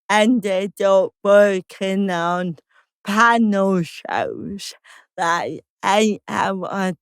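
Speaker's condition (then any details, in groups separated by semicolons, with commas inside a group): Cerebral palsy; slow speech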